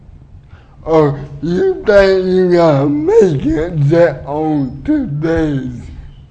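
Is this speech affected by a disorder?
Yes: cerebral palsy; 15 minutes without breathing, oxygen lack damaged left brain, uses wheelchair, body constantly fights back; speech a little unclear; a little difficult.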